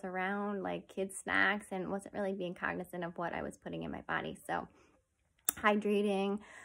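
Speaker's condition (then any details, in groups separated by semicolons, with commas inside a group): No condition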